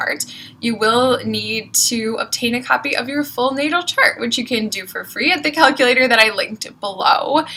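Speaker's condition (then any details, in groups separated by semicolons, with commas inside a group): No condition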